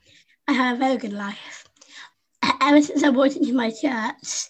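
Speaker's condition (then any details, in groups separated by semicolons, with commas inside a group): Down syndrome; congenital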